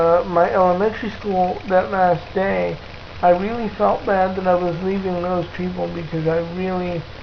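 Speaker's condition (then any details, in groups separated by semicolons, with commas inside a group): Cerebral palsy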